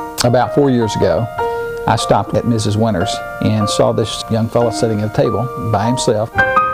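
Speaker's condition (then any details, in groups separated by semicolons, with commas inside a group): No condition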